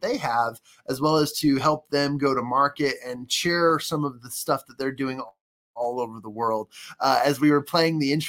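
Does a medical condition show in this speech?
No.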